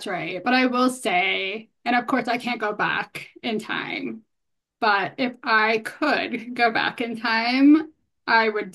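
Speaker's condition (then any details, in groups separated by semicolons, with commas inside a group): Hearing loss, bilateral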